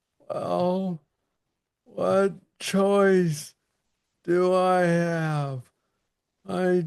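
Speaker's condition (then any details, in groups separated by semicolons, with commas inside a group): Parkinson's disease; young onset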